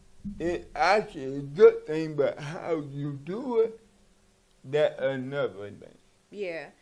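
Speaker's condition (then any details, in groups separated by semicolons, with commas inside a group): Cerebral palsy; from birth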